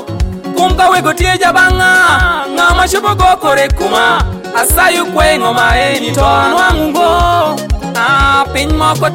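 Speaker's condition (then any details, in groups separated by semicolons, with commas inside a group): No condition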